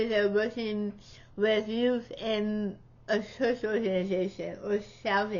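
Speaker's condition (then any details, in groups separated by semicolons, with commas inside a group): Tongue cancer surgery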